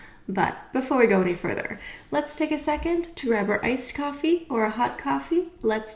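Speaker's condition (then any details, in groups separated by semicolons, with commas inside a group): No condition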